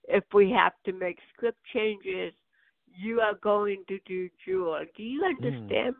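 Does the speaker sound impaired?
Yes: cerebral palsy; birth onset, diagnosed at UCLA Medical Center, right hand affected, therapy from 18 months, lower back surgery.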